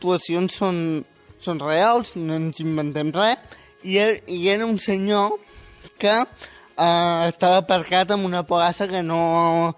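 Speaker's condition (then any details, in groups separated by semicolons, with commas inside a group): Spastic quadriplegic cerebral palsy; neurons lost, no control of legs, legs strapped to keep controlled, uses wheelchair, doctor error suspected but unproven; age 18; control of speech retained, good communicative ability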